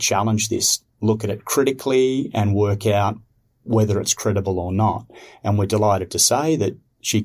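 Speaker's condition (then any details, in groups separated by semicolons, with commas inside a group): No condition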